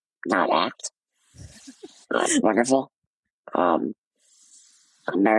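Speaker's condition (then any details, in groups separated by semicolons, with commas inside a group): Muscular dystrophy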